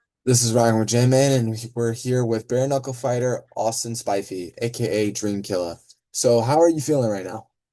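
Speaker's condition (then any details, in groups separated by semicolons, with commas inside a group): No condition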